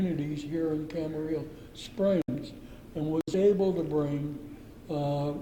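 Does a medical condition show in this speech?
No.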